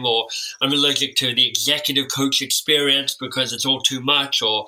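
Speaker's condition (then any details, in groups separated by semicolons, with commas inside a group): Cleft lip and palate; time with an orthodontist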